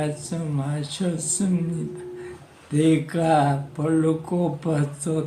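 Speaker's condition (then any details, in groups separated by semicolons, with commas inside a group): Parkinson's disease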